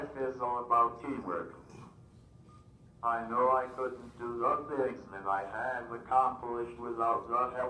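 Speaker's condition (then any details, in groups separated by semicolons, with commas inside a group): Cerebral palsy, athetoid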